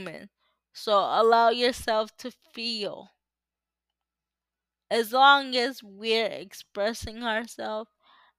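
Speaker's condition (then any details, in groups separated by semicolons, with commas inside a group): Cerebral palsy; uses power wheelchair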